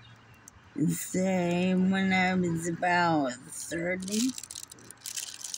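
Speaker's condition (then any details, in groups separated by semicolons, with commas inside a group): Muscular dystrophy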